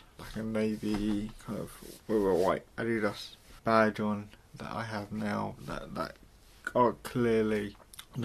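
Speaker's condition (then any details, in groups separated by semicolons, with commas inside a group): Cerebral palsy; mild, affects muscles and speech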